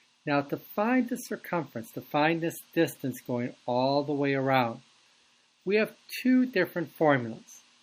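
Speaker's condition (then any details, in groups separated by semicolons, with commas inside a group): No condition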